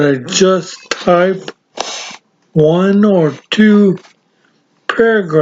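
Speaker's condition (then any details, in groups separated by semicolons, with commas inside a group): Severe traumatic brain injury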